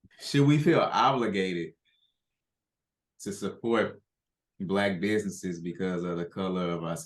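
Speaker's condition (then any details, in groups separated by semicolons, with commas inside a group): No condition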